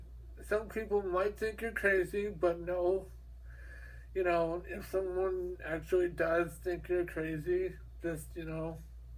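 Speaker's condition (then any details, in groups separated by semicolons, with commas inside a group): Mobius syndrome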